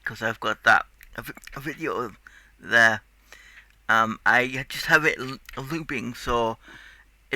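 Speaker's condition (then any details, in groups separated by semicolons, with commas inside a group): Cerebral palsy; tight muscles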